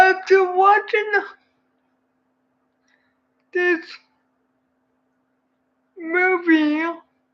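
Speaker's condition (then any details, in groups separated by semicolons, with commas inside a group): Cerebral palsy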